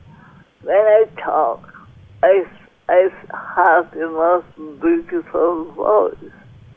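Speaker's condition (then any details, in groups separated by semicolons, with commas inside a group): Cerebral palsy; impaired speech, noticeable to listeners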